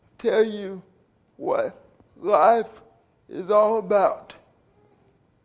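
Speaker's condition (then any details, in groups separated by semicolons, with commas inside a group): Cerebral palsy; from birth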